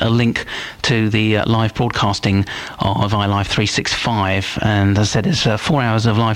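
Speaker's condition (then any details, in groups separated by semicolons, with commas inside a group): No condition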